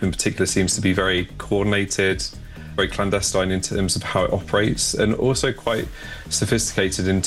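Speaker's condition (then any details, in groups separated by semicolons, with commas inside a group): No condition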